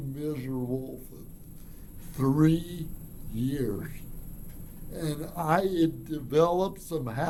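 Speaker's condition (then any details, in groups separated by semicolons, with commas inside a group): Cerebral palsy; from birth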